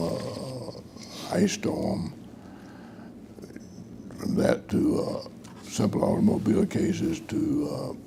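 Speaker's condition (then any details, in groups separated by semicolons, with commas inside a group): Parkinson's disease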